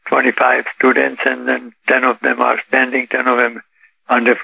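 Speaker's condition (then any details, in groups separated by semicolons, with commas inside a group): Parkinson's disease; Parkinson's disease detected about 8 years ago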